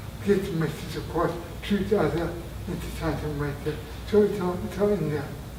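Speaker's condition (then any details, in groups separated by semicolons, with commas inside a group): Traumatic brain injury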